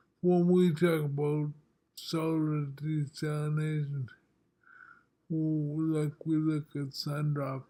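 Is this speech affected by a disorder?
Yes: multiple sclerosis.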